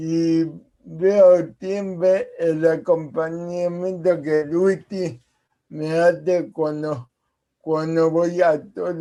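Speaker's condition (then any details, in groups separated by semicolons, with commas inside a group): Cerebral palsy; speaks as if with potato in mouth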